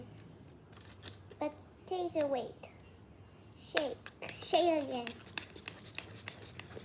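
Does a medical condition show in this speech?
No.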